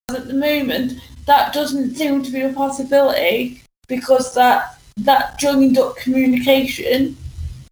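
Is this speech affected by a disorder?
Yes: cerebral palsy; unable to stand, walk or sit independently, limited hand use.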